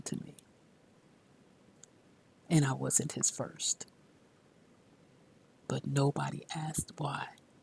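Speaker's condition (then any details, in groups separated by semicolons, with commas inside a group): No condition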